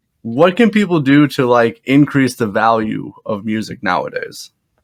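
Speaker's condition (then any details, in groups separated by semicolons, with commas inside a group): No condition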